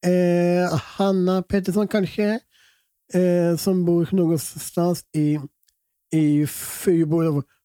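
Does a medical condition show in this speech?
Yes: Down syndrome; present from birth.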